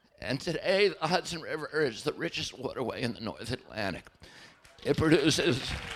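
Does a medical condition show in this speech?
Yes: spasmodic dystonia; onset at age 42.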